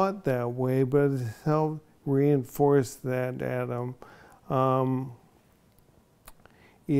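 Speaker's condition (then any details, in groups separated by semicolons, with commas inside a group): ALS; onset in one foot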